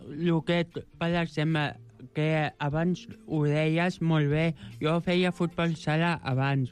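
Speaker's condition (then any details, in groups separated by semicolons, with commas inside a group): Joubert syndrome; present from birth; age 29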